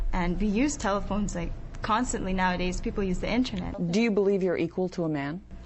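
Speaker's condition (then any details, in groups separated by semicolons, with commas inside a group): No condition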